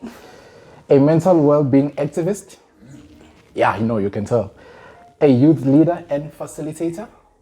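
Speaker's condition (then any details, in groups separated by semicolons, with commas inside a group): No condition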